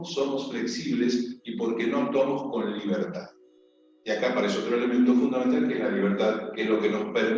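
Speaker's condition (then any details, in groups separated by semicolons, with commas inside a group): No condition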